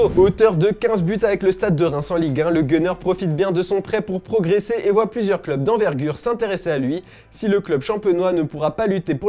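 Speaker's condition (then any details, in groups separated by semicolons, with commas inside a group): No condition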